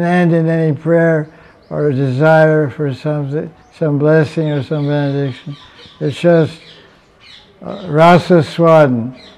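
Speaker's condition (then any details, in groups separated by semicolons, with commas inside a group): Deafness; unsure of microphone volume, asks audience whether heard, finds sound way too loud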